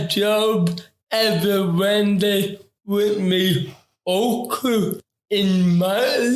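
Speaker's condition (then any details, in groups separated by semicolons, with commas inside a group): Ataxic cerebral palsy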